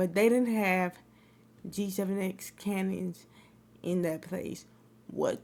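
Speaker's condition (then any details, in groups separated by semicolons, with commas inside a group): Cerebral palsy; wheelchair user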